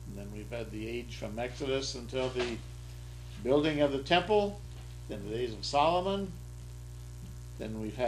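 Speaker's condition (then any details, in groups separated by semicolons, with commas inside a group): No condition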